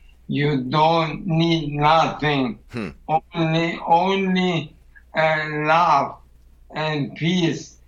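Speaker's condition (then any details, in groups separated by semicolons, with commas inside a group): ALS; progressive muscle weakness first noticed doing push-ups, initially blamed on accident; sounds drunk to strangers, voice weakened and more bubbling since Camino, wife Steffi helps explain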